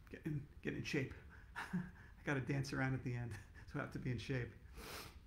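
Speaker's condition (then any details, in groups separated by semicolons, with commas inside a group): No condition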